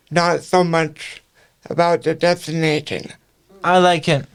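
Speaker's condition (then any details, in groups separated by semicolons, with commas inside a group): Cerebral palsy; speech affected to an extent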